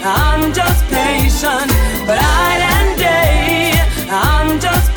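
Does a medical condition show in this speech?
No.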